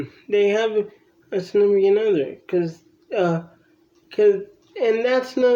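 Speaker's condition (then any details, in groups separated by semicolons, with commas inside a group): Cerebral palsy; from birth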